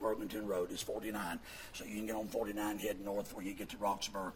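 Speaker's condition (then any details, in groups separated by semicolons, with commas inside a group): Vocal fold paralysis, bilateral; speaks with false vocal folds; do not come together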